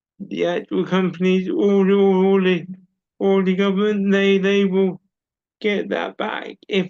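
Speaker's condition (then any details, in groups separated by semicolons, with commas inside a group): Cerebral palsy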